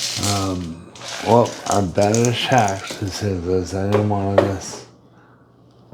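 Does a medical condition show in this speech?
Yes: brain injury.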